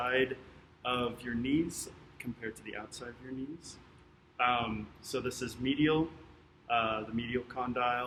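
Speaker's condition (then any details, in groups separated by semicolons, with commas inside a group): No condition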